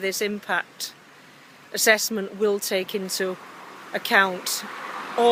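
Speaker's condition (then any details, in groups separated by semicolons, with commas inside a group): No condition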